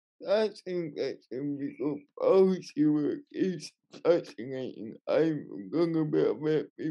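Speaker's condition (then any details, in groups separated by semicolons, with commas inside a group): Cerebral palsy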